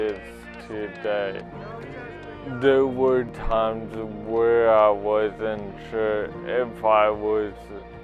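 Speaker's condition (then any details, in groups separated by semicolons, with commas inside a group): Cerebral palsy; from birth, diagnosed about age three, affects walking and running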